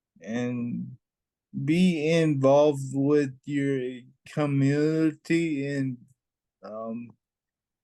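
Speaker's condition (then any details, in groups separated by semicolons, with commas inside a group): Traumatic brain injury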